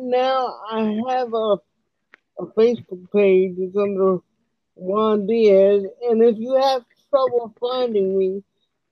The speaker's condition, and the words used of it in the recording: Cerebral palsy. I know there's software, speaking software, to help me write, but for some reason my speech pattern can't go as fast as my thoughts, if that makes sense.